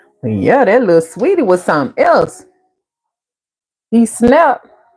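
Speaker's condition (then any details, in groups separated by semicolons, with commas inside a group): No condition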